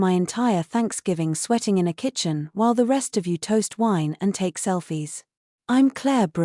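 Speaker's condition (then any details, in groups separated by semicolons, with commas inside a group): No condition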